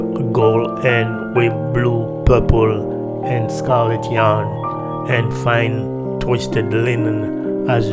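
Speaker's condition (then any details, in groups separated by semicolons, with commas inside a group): No condition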